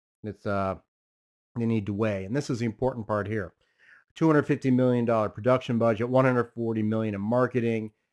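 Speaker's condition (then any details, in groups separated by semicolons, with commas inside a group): No condition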